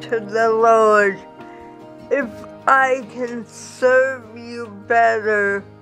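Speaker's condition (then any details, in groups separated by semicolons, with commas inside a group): Cerebral palsy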